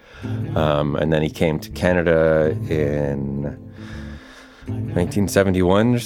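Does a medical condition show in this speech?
No.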